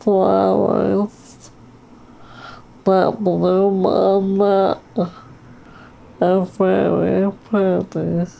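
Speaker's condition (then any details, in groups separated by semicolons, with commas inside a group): ALS; progressive, motorized wheelchair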